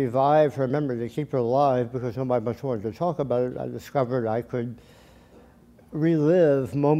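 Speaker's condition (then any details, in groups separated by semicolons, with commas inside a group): Tongue cancer surgery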